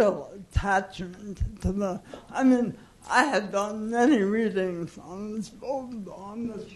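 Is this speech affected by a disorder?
Yes: cerebral palsy.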